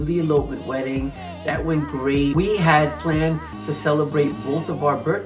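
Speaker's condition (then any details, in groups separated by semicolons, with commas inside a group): No condition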